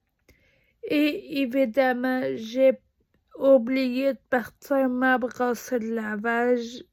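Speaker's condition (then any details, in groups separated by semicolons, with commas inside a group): Ataxia; degenerative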